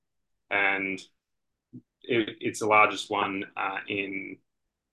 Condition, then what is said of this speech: Aphasia. I had a severe aphasia, so mm-hmm. they did not think I would actually be able to talk again, let alone talk in community again.